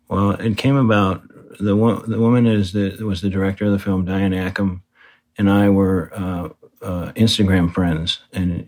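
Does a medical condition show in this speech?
Yes: Parkinson's disease; right-side weakness at onset, heavy weightlifting slows progression.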